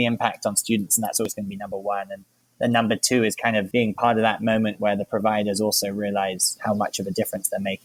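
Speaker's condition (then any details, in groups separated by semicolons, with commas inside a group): No condition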